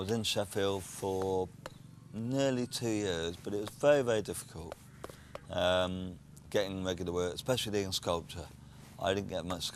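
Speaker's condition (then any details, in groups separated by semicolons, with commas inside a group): Cerebral palsy; speech defect since childhood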